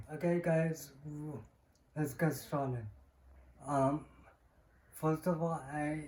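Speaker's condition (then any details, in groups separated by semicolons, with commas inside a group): Cerebral palsy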